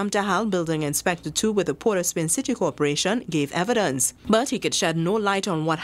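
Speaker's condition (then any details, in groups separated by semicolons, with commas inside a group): No condition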